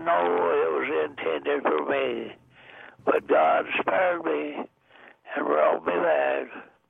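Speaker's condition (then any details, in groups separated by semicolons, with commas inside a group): Deafness; also blind, age 99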